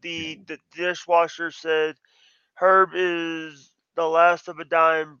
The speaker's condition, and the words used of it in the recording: Stuttering. The thing is, sorry, I do have a stuttering problem.